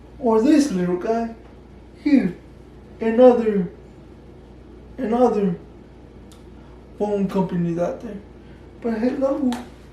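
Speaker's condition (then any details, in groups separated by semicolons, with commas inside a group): Cerebral palsy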